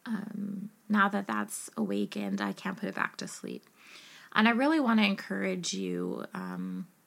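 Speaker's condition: No condition

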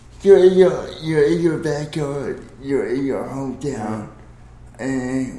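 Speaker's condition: Cerebral palsy

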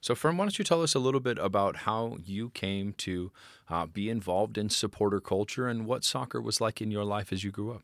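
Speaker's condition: No condition

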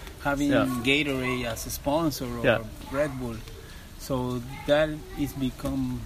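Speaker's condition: No condition

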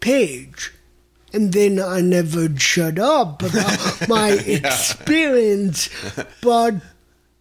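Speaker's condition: Mild cerebral palsy; mistaken for drunk

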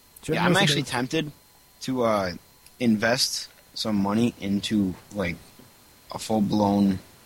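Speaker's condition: No condition

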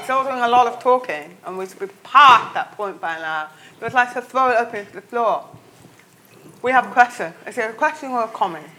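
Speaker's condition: Profound deafness; grew up oral; communicates orally, still oral

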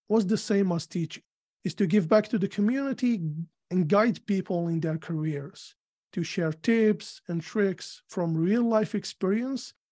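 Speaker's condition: No condition

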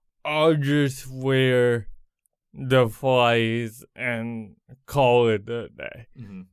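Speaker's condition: Cerebral palsy; congenital

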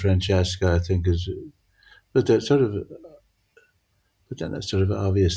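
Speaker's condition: Parkinson's; altered visual perception

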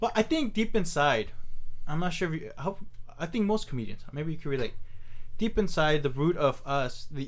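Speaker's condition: No condition

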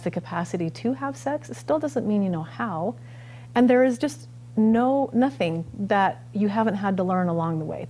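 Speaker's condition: No condition

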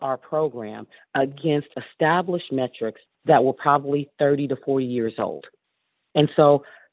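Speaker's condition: No condition

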